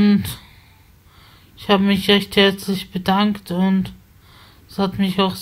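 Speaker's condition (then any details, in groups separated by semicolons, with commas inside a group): Spasticity from birth; multiple sclerosis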